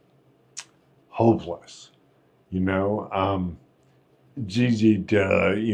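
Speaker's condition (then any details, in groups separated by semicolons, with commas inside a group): Friedreich's ataxia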